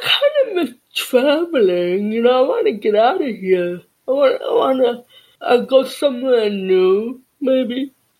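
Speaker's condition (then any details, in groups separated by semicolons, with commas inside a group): Deafness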